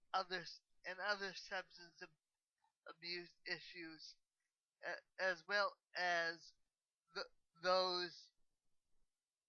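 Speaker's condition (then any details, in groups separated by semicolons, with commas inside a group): Cerebral palsy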